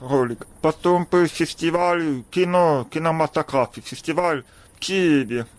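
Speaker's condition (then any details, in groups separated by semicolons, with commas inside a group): Deafness; congenital deafness, since birth, about 33 years, no hearing aid in childhood, attended school for deaf; hard of hearing, lip reads; able to speak despite poor hearing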